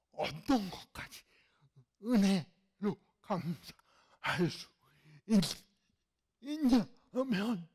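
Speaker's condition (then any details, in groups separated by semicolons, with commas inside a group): Cerebral palsy; fairly severe in childhood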